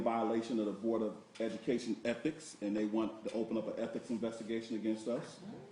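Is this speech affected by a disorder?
No.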